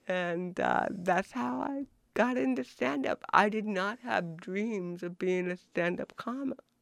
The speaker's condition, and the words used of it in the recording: Cerebral palsy. And I intentionally speak the best that I can, grammatically correct, to let people know I'm intelligent.